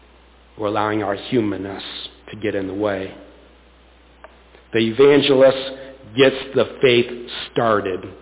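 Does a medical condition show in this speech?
No.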